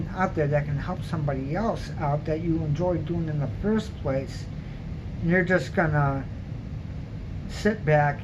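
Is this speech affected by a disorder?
Yes: cerebral palsy, mild; speech somewhat unclear.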